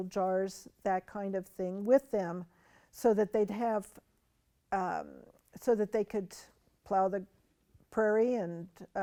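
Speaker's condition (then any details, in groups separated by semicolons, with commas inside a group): No condition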